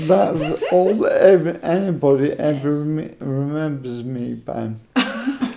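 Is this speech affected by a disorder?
Yes: motor neuron disease; advanced motor neuron disease diagnosed in Dubai age 48 after year of misdiagnosis, muscle weakness; speech weakness, not brilliant but understandable, muscle machine on atrophy setting for voice box, still talking.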